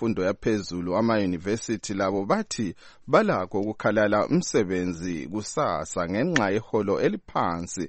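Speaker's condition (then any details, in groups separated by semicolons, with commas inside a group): No condition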